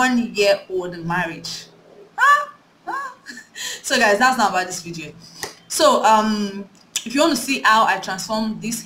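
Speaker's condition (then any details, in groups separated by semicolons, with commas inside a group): No condition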